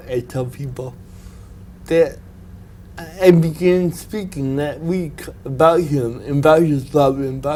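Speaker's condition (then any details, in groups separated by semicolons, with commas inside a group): Cerebral palsy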